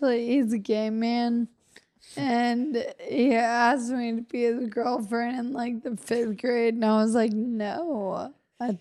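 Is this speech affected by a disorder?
Yes: Friedreich's ataxia; wheelchair user, gets around and functions independently, partner Matt makes daily life easier; symptoms vary day to day.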